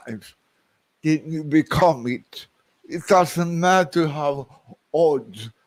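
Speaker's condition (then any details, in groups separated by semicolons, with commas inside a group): Cerebral palsy, severe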